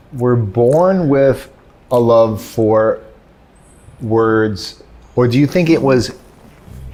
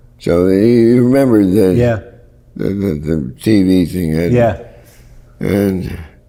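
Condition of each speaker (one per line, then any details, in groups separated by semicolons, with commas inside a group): No condition
Parkinson's; worsening, often debilitating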